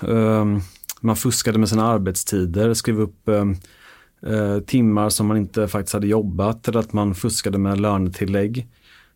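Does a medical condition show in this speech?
No.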